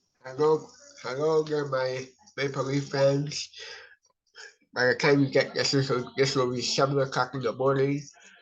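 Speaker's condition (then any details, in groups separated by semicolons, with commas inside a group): Cerebral palsy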